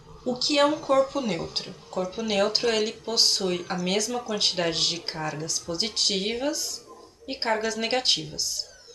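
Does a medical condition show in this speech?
No.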